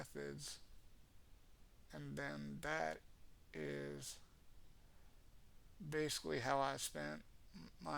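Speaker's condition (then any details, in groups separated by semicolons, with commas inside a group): Cerebral palsy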